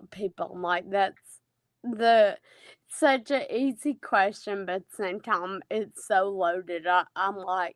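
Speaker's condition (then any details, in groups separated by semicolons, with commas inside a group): Friedreich's ataxia; genetic, affects balance, coordination, walking, uses mobility devices; onset age 16 to 17, on omaveloxolone, stable, tires faster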